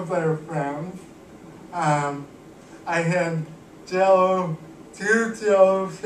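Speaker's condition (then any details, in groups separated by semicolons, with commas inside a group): Cerebral palsy; cannot walk, uses wheelchair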